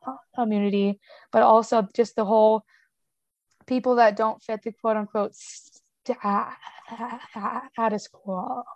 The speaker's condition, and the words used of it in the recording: Stuttering. If I just stutter through the word, they kind of get it.